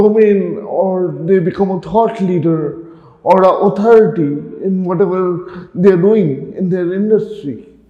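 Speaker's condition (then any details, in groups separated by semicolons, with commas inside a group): Cerebral palsy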